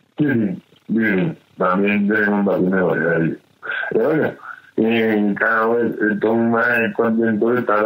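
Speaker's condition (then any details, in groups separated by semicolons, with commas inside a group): Cerebral palsy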